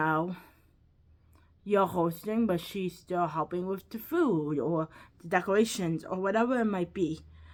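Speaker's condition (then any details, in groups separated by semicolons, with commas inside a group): Cerebral palsy, quadriplegic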